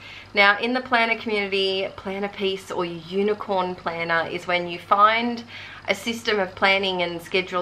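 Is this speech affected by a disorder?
No.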